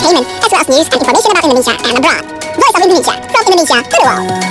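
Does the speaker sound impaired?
No.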